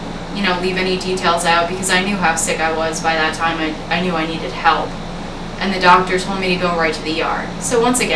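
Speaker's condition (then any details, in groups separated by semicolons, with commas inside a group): No condition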